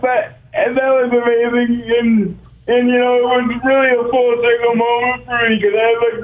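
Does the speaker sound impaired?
Yes: cerebral palsy; brain-muscle disconnect, muscles do not fire properly, retrained through years of therapy; walking requires focus on every aspect, including breathing and hand placement.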